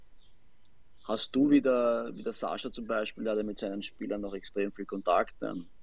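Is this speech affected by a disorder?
No.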